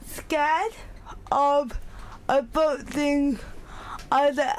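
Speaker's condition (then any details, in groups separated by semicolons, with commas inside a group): Cerebral palsy; uses a scribe for study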